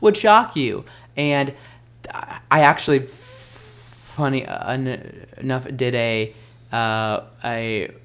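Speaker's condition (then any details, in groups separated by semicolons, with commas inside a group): Stuttering; not caused by nervousness; pauses searching for a word; varies with excitement, worse when hurt, stuttered on tour stage, stuttered a lot in Grease audition; prolonged sounds, blocks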